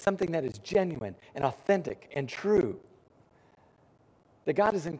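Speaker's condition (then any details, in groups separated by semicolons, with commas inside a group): No condition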